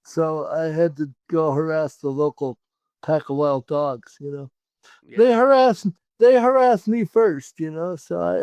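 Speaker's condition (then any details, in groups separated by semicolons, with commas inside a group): Cerebral palsy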